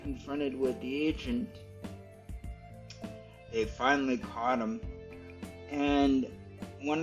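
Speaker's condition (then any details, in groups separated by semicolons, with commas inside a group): Cerebral palsy; stiff muscles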